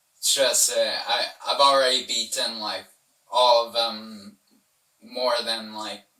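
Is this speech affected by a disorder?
No.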